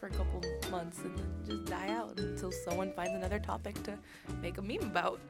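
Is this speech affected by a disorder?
No.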